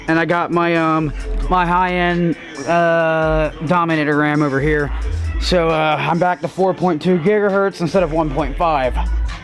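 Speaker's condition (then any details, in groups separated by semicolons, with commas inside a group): No condition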